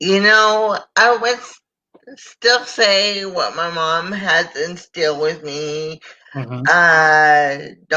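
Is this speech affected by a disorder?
Yes: cerebral palsy.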